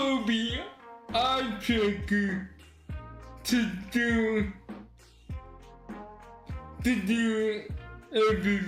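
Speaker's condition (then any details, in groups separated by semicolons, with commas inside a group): Cerebral palsy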